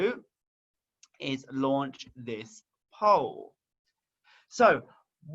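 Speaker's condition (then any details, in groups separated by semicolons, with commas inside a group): No condition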